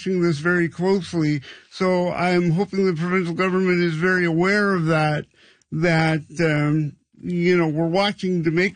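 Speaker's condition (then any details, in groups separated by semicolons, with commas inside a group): Cerebral palsy; past childhood orthopedic surgeries like hip and heel cord operations, some 40 years ago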